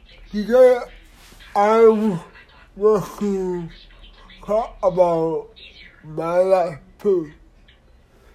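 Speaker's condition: Disability affecting speech; words not clear

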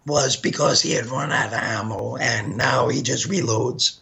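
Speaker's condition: Gunshot injury to voice box; shot 15 times

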